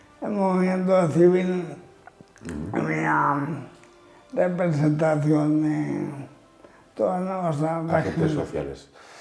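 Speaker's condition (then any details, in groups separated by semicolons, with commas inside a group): Amyotrophic lateral sclerosis (ela)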